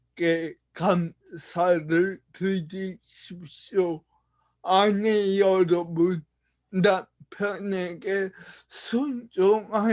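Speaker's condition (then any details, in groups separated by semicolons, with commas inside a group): Brain lesion disability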